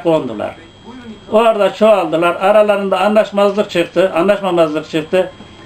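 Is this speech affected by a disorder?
No.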